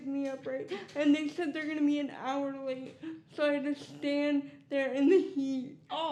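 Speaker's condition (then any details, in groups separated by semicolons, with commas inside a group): Cerebral palsy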